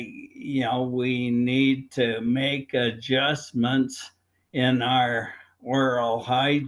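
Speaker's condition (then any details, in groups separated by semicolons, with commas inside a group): Primary lateral sclerosis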